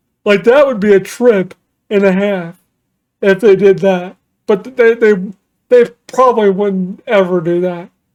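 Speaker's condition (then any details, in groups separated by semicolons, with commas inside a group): Cerebral palsy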